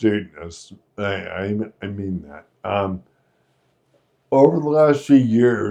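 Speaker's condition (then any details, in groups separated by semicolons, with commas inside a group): Friedreich's ataxia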